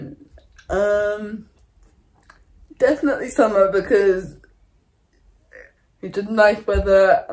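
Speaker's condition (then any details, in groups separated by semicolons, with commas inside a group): Cerebral palsy and dystonia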